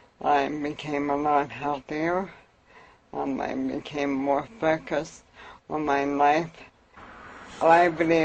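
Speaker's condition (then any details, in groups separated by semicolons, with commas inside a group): Amyotrophic lateral sclerosis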